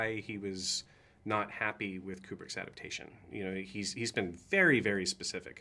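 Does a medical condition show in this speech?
No.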